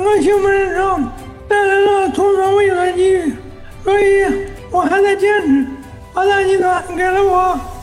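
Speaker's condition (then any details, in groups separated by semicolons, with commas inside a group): ALS; amyotrophic lateral sclerosis, cause unknown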